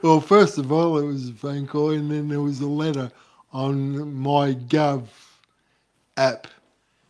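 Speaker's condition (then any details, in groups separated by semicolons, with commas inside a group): Cerebral palsy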